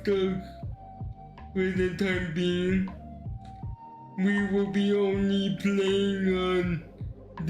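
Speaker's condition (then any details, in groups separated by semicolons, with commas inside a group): Cerebral palsy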